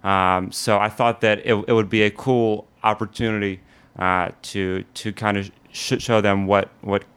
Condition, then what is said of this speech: Stuttering. It's, and it seems like that attitude kind of carries your physical speech as well.